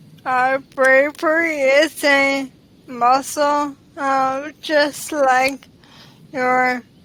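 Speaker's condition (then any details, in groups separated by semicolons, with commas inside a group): ALS; onset in pinky finger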